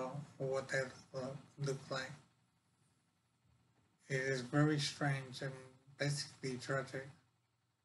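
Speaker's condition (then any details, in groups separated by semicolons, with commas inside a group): Brain injury; at least one operation; injury years ago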